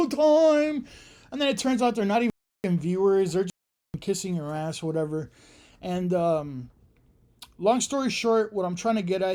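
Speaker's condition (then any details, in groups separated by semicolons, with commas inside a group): No condition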